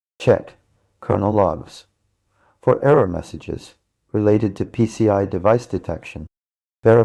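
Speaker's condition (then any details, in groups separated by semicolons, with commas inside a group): No condition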